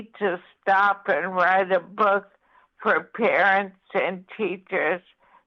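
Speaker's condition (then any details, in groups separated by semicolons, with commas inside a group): ALS; voice affected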